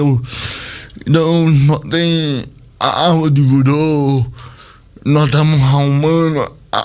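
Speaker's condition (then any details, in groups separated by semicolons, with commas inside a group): Cerebral palsy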